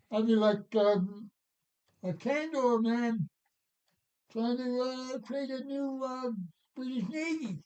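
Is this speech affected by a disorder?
Yes: Parkinson's.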